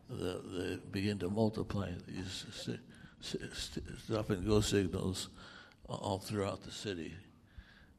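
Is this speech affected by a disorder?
Yes: Parkinson's; over 14 years since onset.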